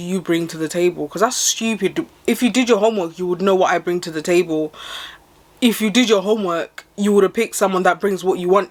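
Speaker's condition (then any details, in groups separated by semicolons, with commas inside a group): No condition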